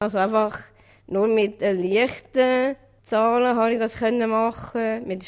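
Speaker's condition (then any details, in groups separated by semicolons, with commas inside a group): Down syndrome; trisomy 21, present from birth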